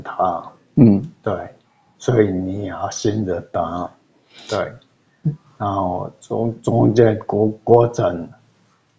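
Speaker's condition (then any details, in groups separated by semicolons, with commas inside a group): Cerebellar atrophy; sudden onset; in rehabilitation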